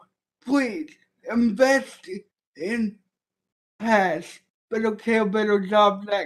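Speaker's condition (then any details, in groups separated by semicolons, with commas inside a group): Cerebral palsy; present from birth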